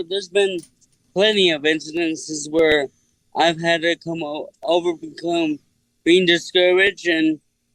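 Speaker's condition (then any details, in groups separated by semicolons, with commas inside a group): Cerebral palsy; speech unaffected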